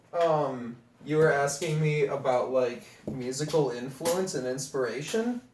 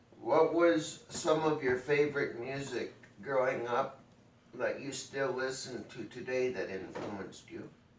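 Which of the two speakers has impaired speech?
The second: cerebral palsy; present from birth, uses wheelchair.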